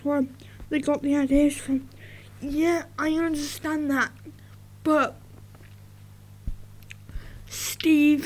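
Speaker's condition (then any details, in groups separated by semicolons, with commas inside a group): Cerebral palsy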